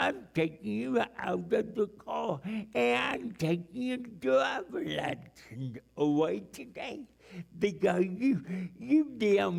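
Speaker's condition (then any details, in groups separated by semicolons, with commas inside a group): Cerebral palsy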